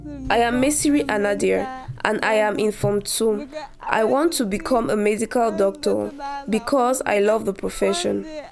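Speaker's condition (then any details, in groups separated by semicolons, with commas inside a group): No condition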